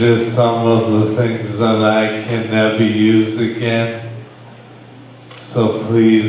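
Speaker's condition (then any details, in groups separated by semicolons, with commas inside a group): Brain injury; heroin overdose, impaired hand use; occupational, physical and speech therapy; breath runs short during sentences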